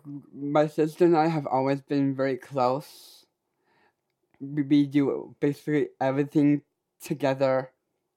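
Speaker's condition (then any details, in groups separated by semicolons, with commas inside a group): Down syndrome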